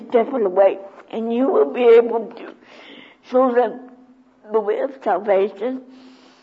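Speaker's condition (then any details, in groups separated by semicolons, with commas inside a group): Cerebral palsy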